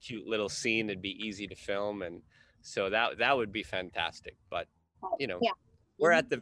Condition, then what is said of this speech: None; typical speech.